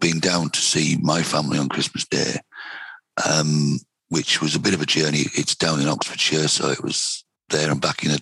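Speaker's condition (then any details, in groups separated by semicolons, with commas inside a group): Vocal cord cancer, head and neck cancer, right vocal cord; normal voice kept, earlier voice croaky, weak, vanishing, breathing restricted, night choking, difficult intubation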